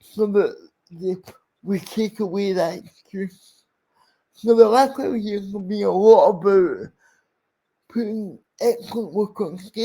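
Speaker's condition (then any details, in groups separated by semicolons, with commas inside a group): Cerebral palsy; speech impairment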